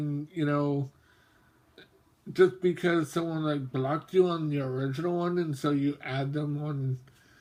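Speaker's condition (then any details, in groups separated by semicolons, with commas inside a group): Mobius syndrome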